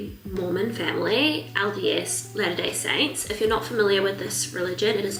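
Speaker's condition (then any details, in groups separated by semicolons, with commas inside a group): No condition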